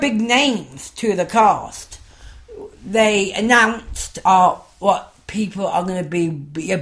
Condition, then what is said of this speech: Down syndrome. And so I think one of the main things about having Down syndrome is struggling to be understood.